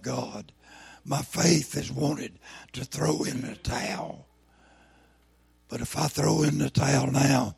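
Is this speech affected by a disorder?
Yes: throat cancer, lost vocal cord; ate away vocal cord.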